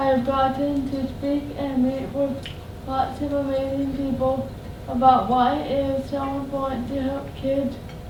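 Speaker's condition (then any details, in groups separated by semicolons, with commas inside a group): Cerebral palsy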